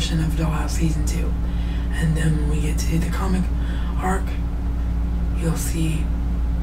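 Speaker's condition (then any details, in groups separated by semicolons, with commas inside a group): Cerebral palsy; wheelchair bound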